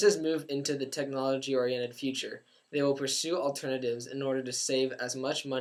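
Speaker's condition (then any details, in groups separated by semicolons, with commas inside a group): No condition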